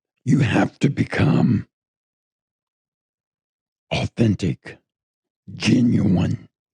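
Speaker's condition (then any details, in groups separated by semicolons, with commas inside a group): Throat cancer; tracheostomy tube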